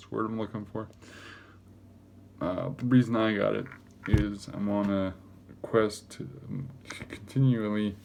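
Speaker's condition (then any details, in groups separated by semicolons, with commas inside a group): Cerebral palsy; affects gait and walking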